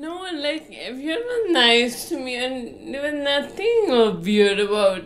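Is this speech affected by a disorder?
Yes: Friedreich's ataxia; diagnosed age 12-13 in UAE, progressive muscle degeneration, described as terminal, wheelchair user since teens.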